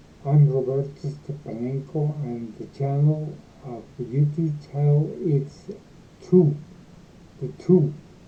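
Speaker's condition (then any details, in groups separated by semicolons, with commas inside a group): Multiple sclerosis; 14 years since onset, mostly improved, cognitive and memory problems; talks like a drunk person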